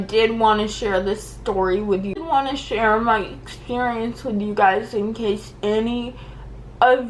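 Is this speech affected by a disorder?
Yes: cerebral palsy; seizures since childhood.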